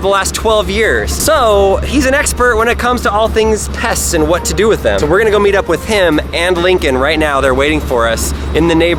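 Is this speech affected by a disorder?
No.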